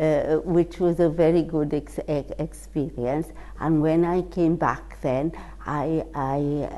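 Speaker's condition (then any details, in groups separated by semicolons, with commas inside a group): Cerebral palsy; affects walking and balance, childhood physiotherapy; cannot pronounce condition name correctly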